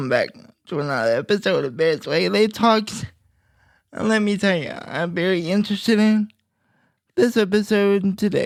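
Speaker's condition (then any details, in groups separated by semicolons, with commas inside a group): Cerebral palsy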